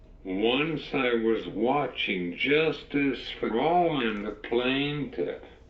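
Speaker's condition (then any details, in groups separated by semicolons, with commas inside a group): Cerebral palsy; uses wheelchair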